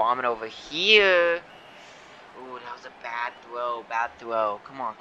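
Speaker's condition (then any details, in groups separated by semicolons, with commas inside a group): No condition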